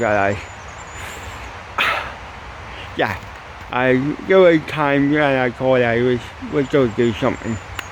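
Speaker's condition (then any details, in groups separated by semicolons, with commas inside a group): Cerebral palsy; mild, ataxic type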